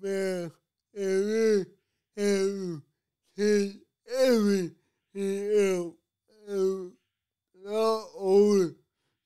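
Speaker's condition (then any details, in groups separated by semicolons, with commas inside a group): Cerebral palsy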